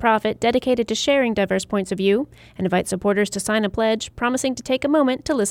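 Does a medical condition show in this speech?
No.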